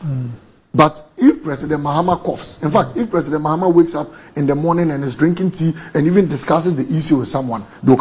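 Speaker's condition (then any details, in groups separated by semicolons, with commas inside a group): No condition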